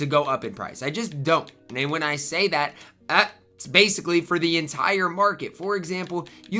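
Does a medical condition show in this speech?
No.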